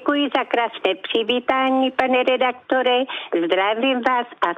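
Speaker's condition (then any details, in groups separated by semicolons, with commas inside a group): No condition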